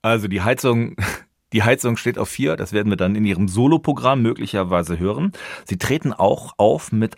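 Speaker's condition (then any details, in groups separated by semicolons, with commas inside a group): No condition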